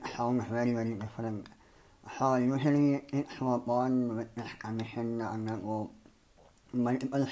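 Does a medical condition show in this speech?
Yes: cleft palate and lip; repeated speech-improving surgeries.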